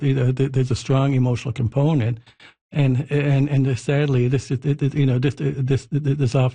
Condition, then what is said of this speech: Stuttering. And often in the past, when I tried to make a phone call, I was hung up on.